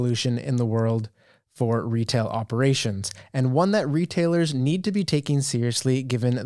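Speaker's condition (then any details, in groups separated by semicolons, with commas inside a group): No condition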